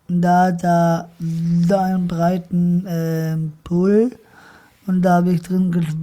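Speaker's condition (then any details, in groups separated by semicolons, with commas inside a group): Down syndrome; trisomy 21, present from birth, operated right after birth in Hannover, back corset worn earlier; adult, 26 years old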